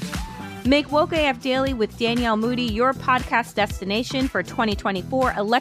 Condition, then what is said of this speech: None; typical speech.